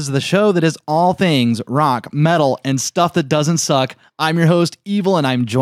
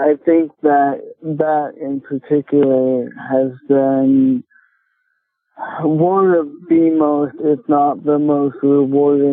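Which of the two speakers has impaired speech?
The second: cerebral palsy; from birth, entire left side paralyzed; speech affected.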